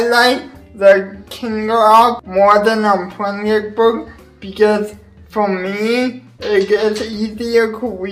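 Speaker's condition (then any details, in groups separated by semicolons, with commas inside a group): Cerebral palsy; wheelchair user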